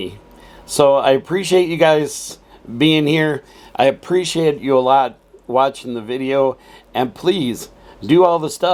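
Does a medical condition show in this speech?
No.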